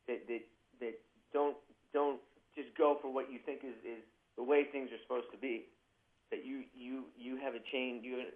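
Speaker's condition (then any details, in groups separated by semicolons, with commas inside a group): Parkinson's disease, young-onset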